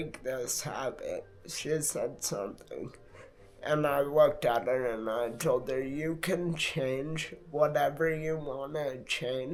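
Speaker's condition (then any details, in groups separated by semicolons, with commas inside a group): Multiple sclerosis; affects hands and left arm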